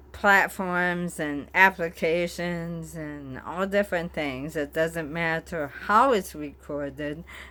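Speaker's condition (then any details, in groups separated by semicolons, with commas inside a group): Bulbar ALS, bulbar onset; still speaks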